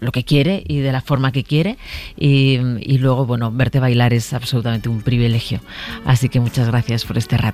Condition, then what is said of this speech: None; typical speech.